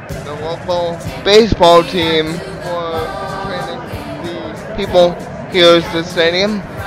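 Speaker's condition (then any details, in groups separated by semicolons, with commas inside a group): Cerebral palsy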